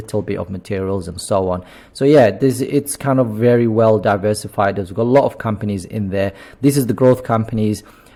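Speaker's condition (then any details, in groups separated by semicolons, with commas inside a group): No condition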